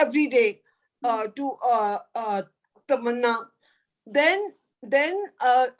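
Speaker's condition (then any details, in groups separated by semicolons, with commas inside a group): Cerebral palsy; floppy limbs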